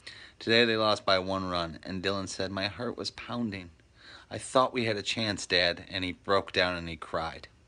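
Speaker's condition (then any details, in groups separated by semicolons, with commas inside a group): No condition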